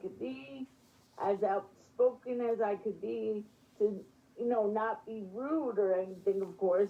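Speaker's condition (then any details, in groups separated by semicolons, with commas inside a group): Spastic quadriplegic cerebral palsy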